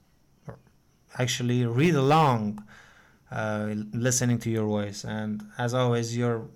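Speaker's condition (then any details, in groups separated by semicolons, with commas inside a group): No condition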